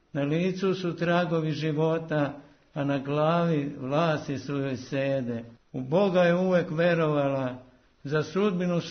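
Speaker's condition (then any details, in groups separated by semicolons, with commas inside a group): Parkinson's disease; converses normally, illness not noticeable on radio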